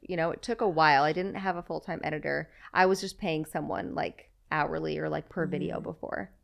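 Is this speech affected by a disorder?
No.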